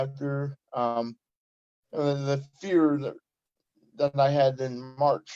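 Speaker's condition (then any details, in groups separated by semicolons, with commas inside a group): Cerebral palsy; from birth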